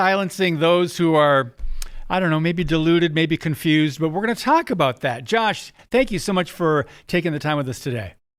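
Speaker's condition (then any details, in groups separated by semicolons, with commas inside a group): No condition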